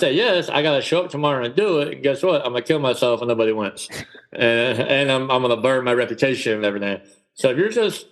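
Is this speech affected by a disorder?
Yes: cleft palate; congenital cleft palate.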